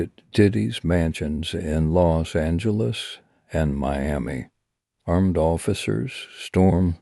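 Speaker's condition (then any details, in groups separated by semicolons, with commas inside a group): No condition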